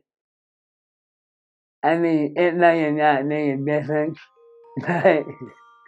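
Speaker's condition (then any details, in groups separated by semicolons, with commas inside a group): Moebius syndrome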